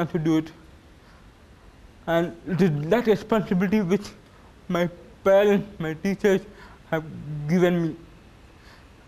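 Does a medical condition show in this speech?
Yes: cerebral palsy.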